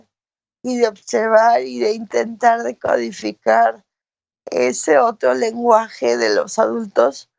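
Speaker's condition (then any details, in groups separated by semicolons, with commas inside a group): Cerebral palsy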